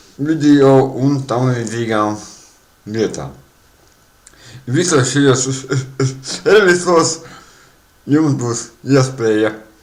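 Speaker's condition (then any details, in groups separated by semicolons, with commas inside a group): Cerebral palsy; since birth; speech not very clear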